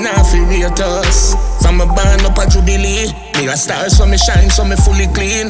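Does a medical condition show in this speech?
No.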